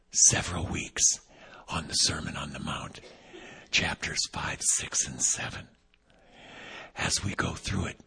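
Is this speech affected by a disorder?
Yes: vocal cord paralysis, unilateral.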